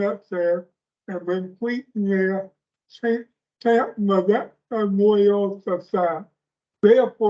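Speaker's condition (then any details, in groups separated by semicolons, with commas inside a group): Speech impairment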